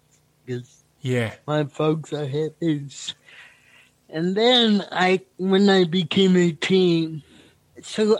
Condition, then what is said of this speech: Cerebral palsy. I think I'm kind of picking up your stammer.